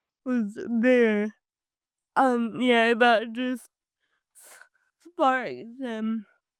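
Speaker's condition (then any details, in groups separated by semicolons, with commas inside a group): Cerebral palsy; from birth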